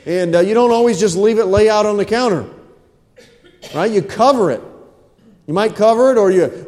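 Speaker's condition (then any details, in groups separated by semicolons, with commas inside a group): No condition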